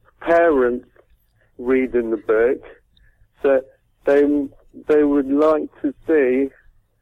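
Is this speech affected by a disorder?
Yes: cerebral palsy; present from birth, caused by doctors' negligence at delivery, dead for 26 minutes at birth.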